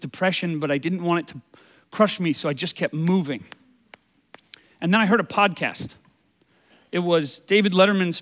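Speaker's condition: No condition

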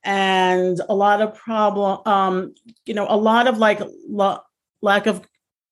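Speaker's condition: Stuttering; repeated sounds, prolonged sounds

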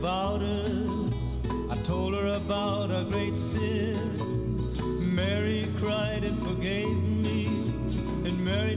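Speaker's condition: No condition

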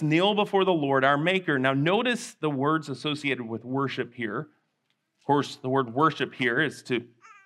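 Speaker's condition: No condition

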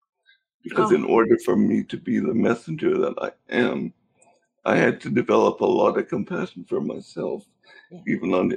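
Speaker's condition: Cerebral palsy; cerebral palsy since birth

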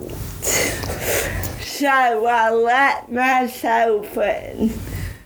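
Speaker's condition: Cerebral palsy; voice unfamiliar to new listeners

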